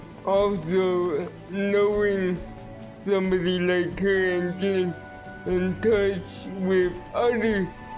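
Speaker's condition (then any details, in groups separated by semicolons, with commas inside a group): Cerebral palsy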